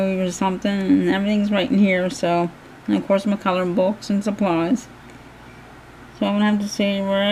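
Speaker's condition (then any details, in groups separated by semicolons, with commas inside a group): Cerebral palsy; hands affected, shaking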